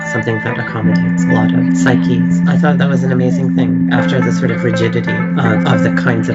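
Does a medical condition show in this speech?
No.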